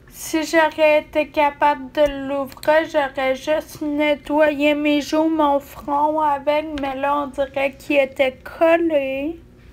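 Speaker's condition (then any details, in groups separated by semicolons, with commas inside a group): Ataxia; degenerative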